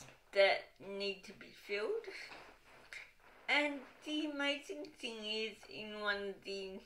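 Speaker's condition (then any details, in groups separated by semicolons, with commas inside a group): Cerebral palsy, dystonic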